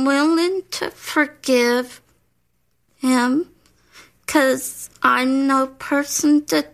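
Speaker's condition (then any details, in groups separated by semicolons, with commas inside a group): Accident-damaged hearing; permanent accident damage to hearing, vision and balance, dozens of surgical procedures, relearned walking; relearned speaking after accident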